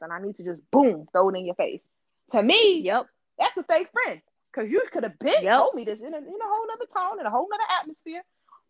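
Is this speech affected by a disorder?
No.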